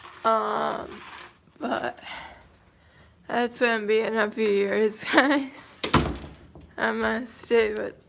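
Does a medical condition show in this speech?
Yes: cerebral palsy, mild.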